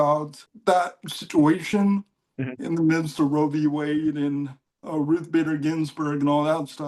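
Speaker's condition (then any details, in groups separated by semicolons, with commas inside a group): Cerebral palsy; mild case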